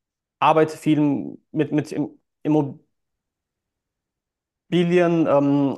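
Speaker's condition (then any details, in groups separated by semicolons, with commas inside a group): Stuttering; since childhood, hard in childhood, youth, school and nearly all speaking situations; speech hangs at times, part-word repetitions; repeated words, blocks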